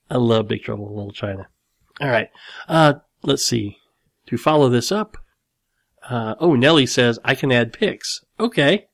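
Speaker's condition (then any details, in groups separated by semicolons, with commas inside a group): Cleft lip and palate; large dent in skull at graft site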